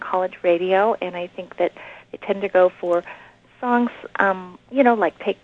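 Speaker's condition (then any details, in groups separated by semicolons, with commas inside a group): No condition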